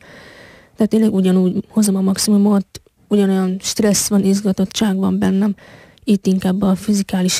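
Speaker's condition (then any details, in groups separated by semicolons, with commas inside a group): Hearing impairment (deaf); zero hearing without device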